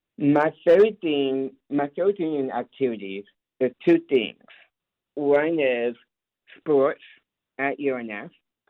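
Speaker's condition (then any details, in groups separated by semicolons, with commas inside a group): Down syndrome; lives independently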